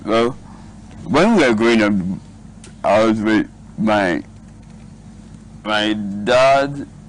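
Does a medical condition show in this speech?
Yes: cerebral palsy.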